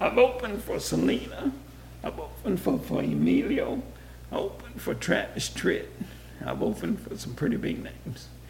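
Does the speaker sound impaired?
Yes: vocal dysphonia; vocal dysphonia in adulthood, voice loss began two weeks before demo recording, past speech therapy; quiet voice, hard to talk; speech impediment, some words hard like mailman, substitutes easier words like postman.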